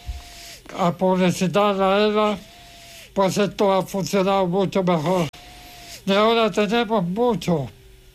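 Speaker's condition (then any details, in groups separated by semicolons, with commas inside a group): ELA (ALS); needs hoist to be put to bed, no longer drives or plays sport; voice described by host as impressive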